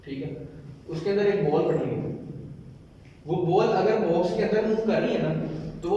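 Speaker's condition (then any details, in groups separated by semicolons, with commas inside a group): No condition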